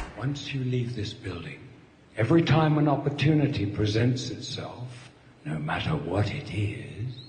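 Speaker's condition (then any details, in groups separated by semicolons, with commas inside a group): No condition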